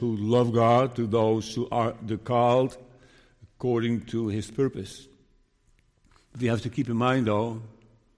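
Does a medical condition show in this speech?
Yes: Parkinson's disease; sometimes stutters and blurs words, still preaching.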